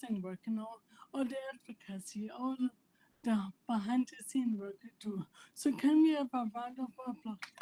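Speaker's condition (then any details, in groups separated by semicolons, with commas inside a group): Primary lateral sclerosis; upper motor neurons only, spasticity; initially probable diagnosis; speech sounded different, like drunk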